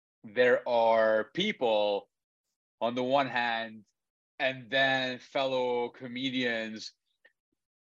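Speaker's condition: Stuttering; lifelong stutter, silent about 25 years, avoided speaking at 15, speech improvement course for stuttering; audible stutter, stutters in six languages, performs in English, Arabic, French, Spanish; prolonged sounds

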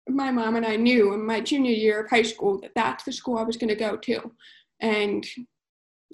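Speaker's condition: Profound deafness, cochlear implant, congenital profound hearing loss; born deaf

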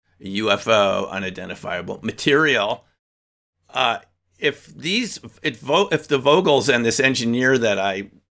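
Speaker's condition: No condition

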